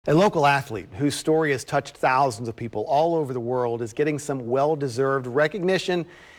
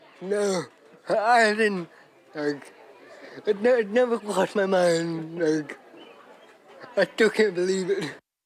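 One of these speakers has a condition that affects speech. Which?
The second: cerebral palsy; knees cave, unpredictable body movements.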